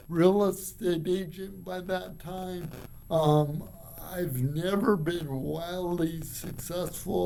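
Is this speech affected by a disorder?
Yes: cerebral palsy; from birth.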